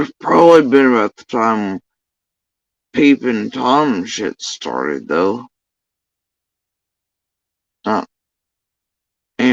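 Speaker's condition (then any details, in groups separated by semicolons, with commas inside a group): Facial paralysis after surgery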